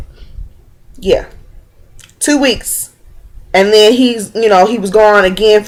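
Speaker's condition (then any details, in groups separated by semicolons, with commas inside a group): No condition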